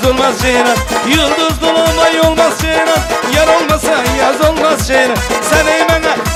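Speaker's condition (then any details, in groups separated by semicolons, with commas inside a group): No condition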